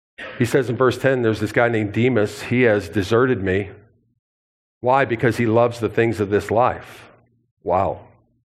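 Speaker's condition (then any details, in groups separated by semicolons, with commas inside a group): No condition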